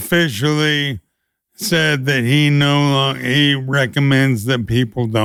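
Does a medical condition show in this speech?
Yes: ALS.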